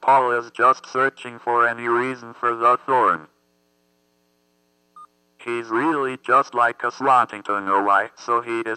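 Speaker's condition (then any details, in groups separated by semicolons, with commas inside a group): Athetoid cerebral palsy; thumb surgery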